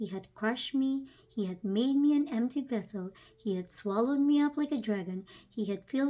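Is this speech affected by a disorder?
No.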